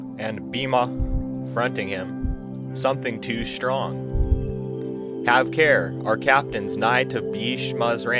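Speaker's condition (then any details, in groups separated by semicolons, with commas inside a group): No condition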